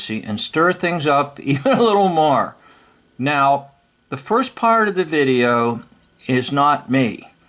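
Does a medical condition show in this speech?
No.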